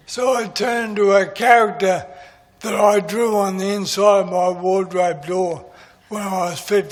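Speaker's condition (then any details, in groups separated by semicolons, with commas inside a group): MND; affects voice, breathing and hands; voice is going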